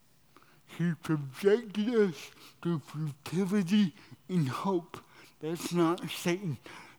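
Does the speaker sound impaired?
Yes: cerebral palsy.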